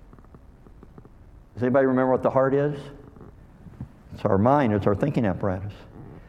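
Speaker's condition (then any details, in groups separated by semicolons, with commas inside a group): Cleft lip and palate; called hair lip; speech hard for others to understand in youth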